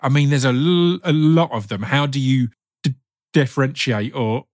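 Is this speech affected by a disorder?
Yes: stutter; unnoticed during rapping and spoken word years, noticed with radio show and podcast, works with STAMMA; expected not to come up much; part-word repetitions on initial sounds; here repeated sounds, prolonged sounds, blocks.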